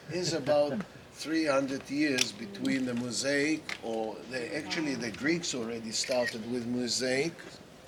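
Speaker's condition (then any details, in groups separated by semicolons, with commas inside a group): No condition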